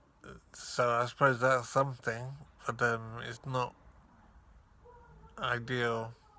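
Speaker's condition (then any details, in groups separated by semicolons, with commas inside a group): Brain injury; severe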